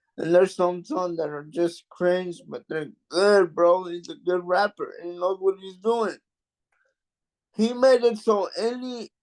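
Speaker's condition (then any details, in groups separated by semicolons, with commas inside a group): Cerebral palsy; mild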